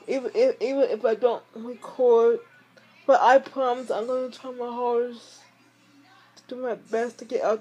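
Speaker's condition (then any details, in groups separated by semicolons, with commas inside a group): Speech impairment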